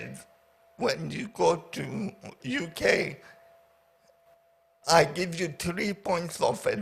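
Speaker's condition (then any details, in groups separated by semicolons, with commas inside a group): Paraplegia with essential tremor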